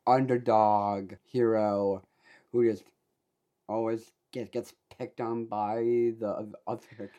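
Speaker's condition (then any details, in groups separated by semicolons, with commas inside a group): Down syndrome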